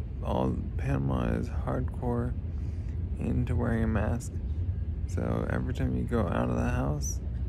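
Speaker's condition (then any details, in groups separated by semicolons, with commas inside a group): Traumatic brain injury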